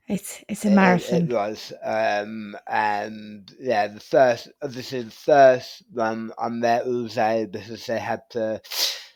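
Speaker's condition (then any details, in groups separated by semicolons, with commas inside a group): Tongue cancer surgery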